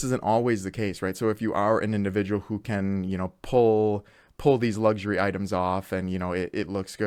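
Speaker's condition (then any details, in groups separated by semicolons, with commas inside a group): No condition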